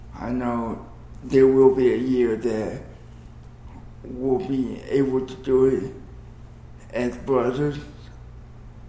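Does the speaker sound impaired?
Yes: cerebral palsy; cerebral palsy with body spasms and gyrations.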